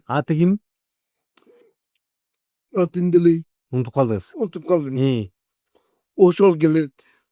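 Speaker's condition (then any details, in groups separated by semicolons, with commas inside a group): Cerebral palsy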